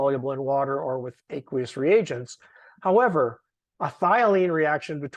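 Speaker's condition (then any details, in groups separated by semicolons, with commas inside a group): No condition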